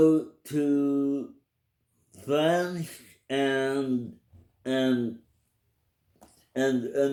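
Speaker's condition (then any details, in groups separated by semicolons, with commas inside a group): Cerebral palsy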